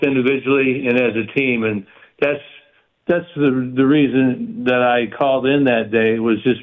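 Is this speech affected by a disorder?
Yes: Parkinson's; stays active.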